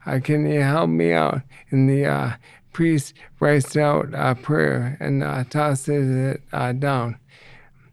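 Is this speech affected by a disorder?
Yes: ALS; reduced ability to get around.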